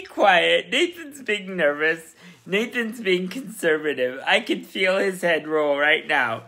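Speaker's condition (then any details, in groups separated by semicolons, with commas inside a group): Cerebral palsy, spastic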